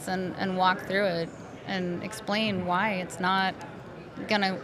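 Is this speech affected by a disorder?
No.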